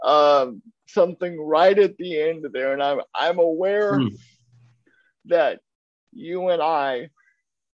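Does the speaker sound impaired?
Yes: cerebral palsy; uses a wheelchair.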